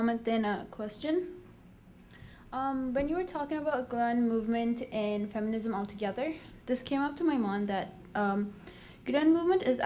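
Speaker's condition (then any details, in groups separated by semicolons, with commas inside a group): No condition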